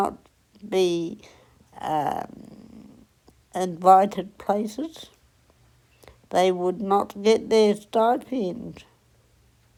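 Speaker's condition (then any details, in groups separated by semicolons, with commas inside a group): Cerebral palsy; onset at 8 days old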